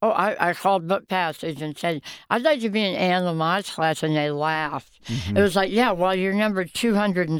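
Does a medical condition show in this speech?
Yes: oral cancer, half tongue removed, partial glossectomy.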